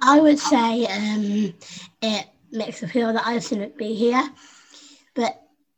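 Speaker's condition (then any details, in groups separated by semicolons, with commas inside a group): Down syndrome; adult woman, 25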